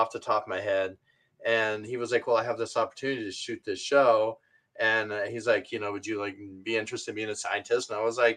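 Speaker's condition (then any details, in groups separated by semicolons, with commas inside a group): No condition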